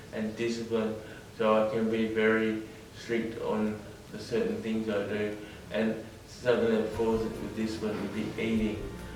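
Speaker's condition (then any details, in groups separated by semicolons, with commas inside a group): Brain injury; acquired, fall from height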